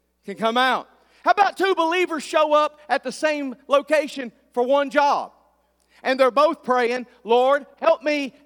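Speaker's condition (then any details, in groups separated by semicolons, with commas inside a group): No condition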